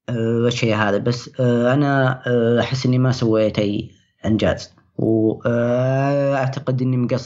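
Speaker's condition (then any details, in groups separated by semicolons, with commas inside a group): Stuttering; stutter from about age 10, mild then worsening, obstacle by 15, later stuttering control program; worst period of stutter currently, stutter increased, anxiety disorder treated at psychiatric clinic; stutter greatly controlled after program, now increased again, hardest in meetings and work communication; prolonged sounds, blocks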